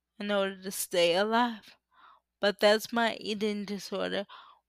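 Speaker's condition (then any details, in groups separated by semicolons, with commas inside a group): Cerebral palsy; uses power wheelchair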